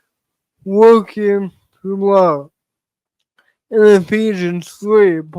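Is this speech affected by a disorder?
Yes: cerebral palsy.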